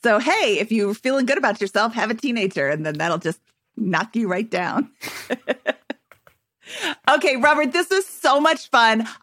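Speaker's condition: No condition

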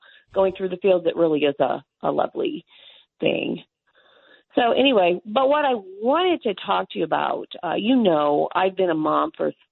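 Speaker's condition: No condition

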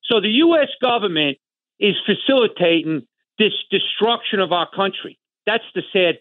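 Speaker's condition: No condition

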